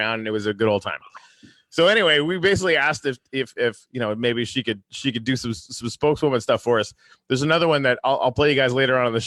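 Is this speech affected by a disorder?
No.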